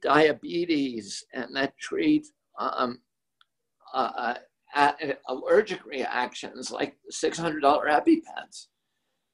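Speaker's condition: Spasmodic dysphonia; not due to flu

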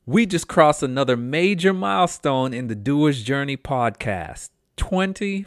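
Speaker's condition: No condition

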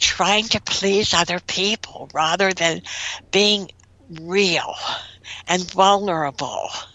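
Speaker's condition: Cleft lip and palate, severe

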